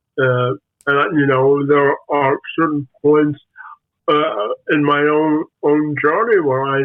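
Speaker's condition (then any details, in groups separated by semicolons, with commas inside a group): Spastic quadriplegic cerebral palsy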